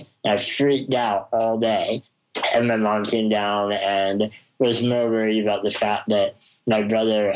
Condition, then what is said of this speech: Spinal muscular atrophy. So the first question is, I don't understand why I'm talking to a guy that sounds kind of mumbly.